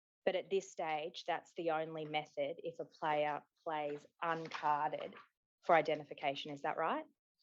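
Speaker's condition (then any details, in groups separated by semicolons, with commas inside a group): No condition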